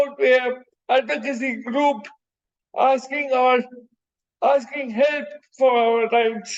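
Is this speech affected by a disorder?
Yes: cerebral palsy.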